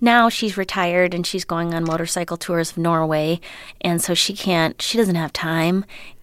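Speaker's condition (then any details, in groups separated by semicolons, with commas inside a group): No condition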